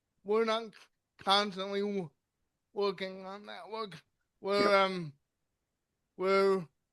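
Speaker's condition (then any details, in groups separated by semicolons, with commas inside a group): Cerebral palsy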